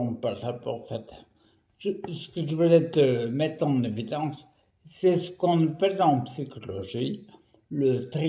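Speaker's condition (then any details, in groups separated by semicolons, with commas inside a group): Primary progressive multiple sclerosis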